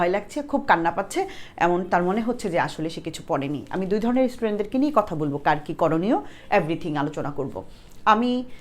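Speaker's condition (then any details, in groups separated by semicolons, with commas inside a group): No condition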